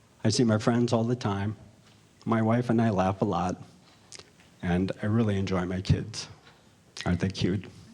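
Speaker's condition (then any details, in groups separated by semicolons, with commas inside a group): ALS; tongue involvement; about 3 years since onset, 1 year since diagnosis, seated; reduced speech clarity, audibly poor breathing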